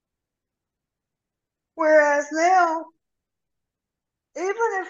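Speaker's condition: Cerebral palsy; severe rotator cuff tear

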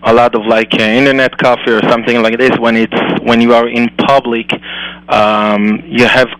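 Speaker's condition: No condition

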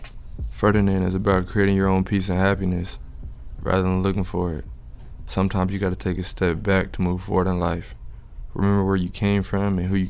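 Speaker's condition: No condition

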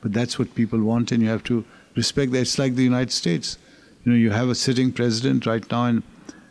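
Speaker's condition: No condition

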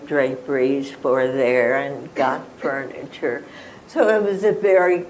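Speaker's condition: Spasmodic dysphonia; throat cancer suspected

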